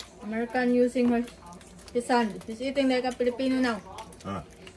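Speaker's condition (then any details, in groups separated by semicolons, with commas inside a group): No condition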